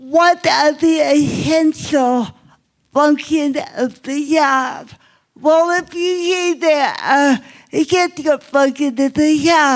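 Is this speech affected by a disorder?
Yes: cerebral palsy; obvious speech impairment.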